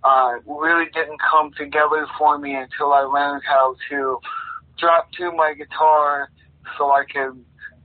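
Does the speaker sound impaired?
Yes: cerebral palsy.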